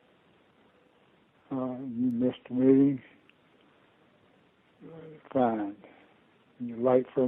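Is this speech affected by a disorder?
Yes: Parkinson's disease.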